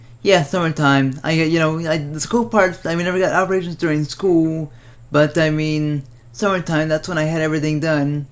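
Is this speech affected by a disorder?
Yes: cerebral palsy.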